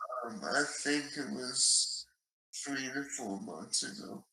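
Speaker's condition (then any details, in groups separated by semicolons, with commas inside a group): ALS; very aggressive fast-progressing form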